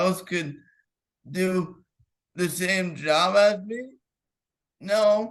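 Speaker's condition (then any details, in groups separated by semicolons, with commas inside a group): Cerebral palsy; clenched fist, unsteady walk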